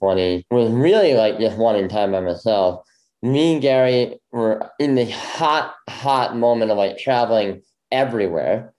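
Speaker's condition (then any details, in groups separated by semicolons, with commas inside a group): Bilateral cleft lip; left ear tumor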